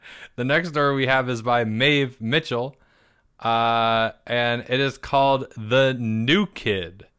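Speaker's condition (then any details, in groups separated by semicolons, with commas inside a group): No condition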